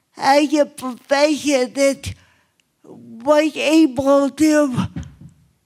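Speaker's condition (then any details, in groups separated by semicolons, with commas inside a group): Cerebral palsy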